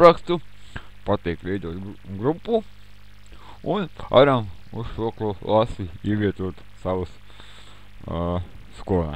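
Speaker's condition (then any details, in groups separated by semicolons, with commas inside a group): Cerebral palsy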